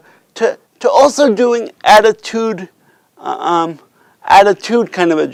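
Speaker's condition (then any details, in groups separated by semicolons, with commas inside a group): Cerebral palsy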